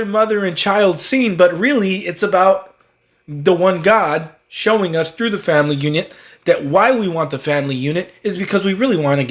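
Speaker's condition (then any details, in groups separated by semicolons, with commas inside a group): No condition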